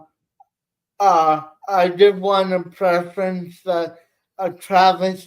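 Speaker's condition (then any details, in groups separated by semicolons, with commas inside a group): Cerebral palsy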